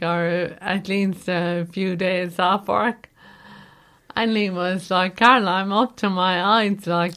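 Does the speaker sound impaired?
Yes: motor neuron disease; recently diagnosed, mobility lost, no use of hands, balance gone when walking; needs to hold on to someone everywhere, physically well otherwise, pain at times, comes and goes; voice affected, voice among everyday things no longer managed.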